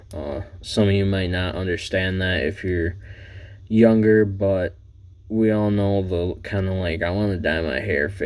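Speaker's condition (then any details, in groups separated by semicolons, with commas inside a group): No condition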